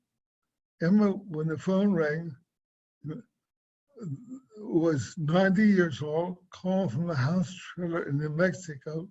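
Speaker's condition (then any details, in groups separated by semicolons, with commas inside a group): Cerebral palsy; from birth, affects gait, swallowing and speech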